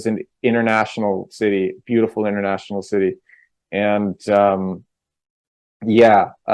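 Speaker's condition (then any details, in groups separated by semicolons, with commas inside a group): No condition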